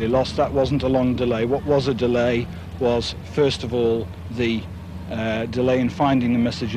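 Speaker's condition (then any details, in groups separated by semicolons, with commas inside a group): No condition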